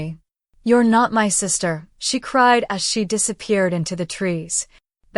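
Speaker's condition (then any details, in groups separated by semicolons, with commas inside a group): No condition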